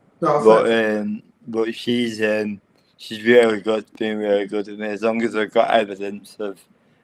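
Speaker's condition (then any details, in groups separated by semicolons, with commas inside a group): Cerebral palsy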